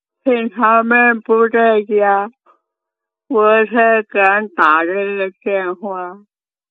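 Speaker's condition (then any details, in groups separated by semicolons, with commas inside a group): Speech impairment after cerebral hemorrhage; aftereffects of a single cerebral hemorrhage, high blood pressure at onset, 178 untreated; age 65, lasting aftereffects of cerebral hemorrhage; not fluent, audibly unclear, noticed by host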